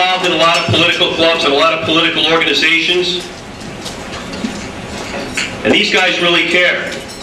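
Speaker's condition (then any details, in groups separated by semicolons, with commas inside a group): No condition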